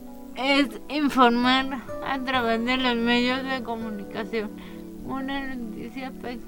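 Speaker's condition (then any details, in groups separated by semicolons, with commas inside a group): Cerebral palsy; cerebral palsy from birth complications, special programs in Leticia alternating with school in childhood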